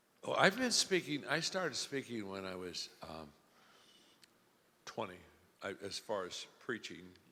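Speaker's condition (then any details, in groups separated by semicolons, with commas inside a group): No condition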